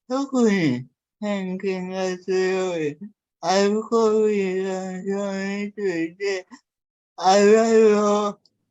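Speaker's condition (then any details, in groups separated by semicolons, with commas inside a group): Cerebral palsy; severe, uses a wheelchair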